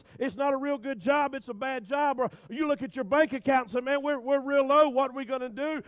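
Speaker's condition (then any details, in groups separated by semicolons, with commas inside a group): No condition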